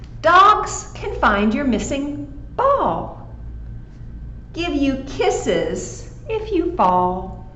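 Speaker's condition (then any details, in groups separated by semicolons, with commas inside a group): No condition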